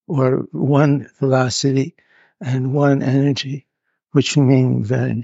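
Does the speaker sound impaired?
Yes: Parkinson's; now openly displayed.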